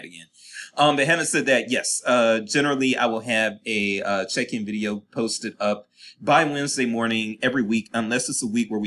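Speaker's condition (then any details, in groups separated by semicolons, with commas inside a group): No condition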